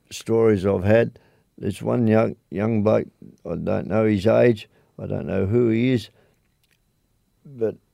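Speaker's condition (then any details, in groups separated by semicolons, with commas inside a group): Motor neurone disease; diagnosed about a year ago, began with arm cramps then tingling up arm, progressive decline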